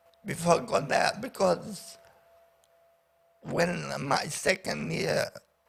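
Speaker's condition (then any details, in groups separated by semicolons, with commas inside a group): Paraplegia with essential tremor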